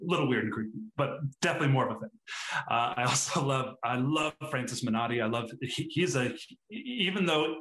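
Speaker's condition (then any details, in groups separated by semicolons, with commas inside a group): Stuttering; lifelong genetic stutter, onset early childhood, weekly speech therapy kindergarten to ninth grade, then dismissed; well controlled, hides stutter well, occasional very stuttery days, rarely stutters when performing magic; words sometimes don't come out as intended or when intended; prolonged sounds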